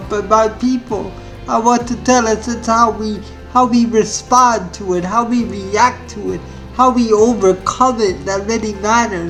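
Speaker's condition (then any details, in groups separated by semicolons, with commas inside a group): Spastic cerebral palsy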